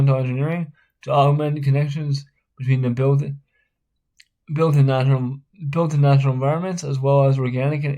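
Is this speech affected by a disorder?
Yes: spastic cerebral palsy.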